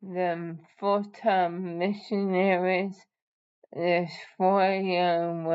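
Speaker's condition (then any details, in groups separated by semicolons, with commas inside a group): ALS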